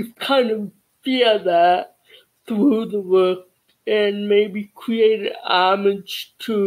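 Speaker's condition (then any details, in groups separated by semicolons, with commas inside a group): Cerebral palsy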